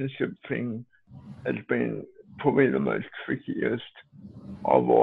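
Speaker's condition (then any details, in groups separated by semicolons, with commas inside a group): Cerebral palsy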